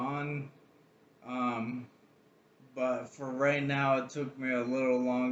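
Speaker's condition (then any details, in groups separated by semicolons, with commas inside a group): ALS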